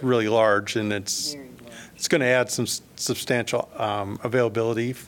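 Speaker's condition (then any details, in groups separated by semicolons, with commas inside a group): No condition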